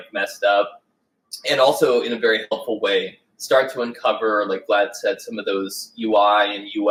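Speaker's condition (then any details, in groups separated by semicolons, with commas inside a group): No condition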